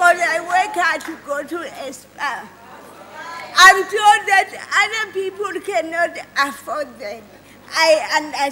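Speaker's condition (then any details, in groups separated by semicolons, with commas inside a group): Cerebral palsy; caused by an incident, coordination disability; told could not speak, now speaks professionally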